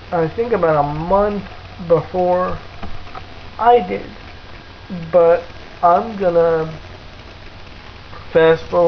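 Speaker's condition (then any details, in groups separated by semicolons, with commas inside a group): Cerebral palsy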